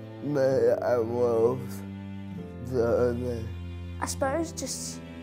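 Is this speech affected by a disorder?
Yes: cerebral palsy; birth injury.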